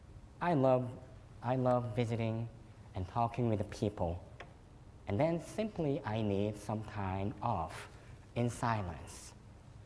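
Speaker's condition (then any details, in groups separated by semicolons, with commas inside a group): Cleft lip and palate; fed formula and cow milk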